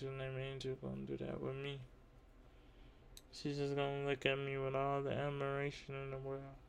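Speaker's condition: Cerebral palsy; uses wheelchair

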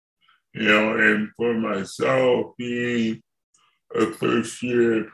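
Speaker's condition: Cerebral palsy; from birth

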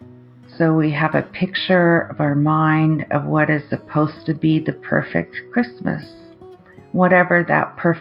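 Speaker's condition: Aphasia after stroke; aphasia improving

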